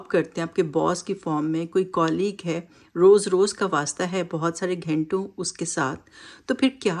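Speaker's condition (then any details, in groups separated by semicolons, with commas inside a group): No condition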